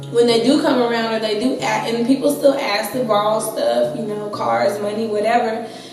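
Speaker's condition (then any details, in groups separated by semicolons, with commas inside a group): No condition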